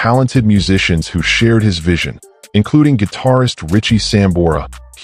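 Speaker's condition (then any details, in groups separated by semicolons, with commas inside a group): No condition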